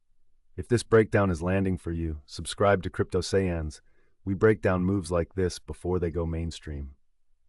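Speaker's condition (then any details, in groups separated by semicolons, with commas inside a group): No condition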